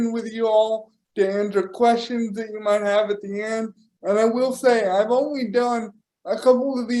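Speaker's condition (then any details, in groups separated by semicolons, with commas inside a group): Cerebral palsy; power wheelchair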